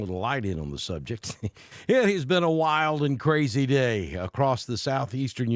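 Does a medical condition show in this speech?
No.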